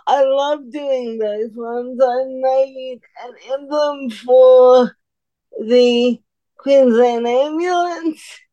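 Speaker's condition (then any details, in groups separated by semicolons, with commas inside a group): Cerebral palsy; uses about three fingers on right hand to manipulate lego bricks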